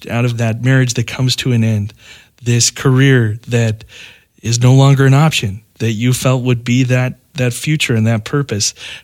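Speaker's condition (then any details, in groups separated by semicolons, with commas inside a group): No condition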